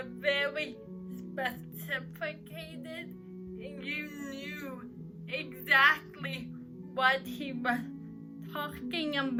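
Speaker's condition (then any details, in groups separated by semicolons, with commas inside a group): Cerebral palsy; uses crutches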